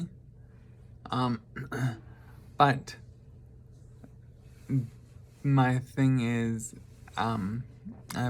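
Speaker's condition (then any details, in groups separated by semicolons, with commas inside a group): Traumatic brain injury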